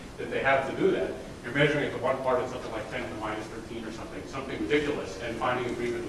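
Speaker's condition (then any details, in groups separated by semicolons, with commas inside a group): No condition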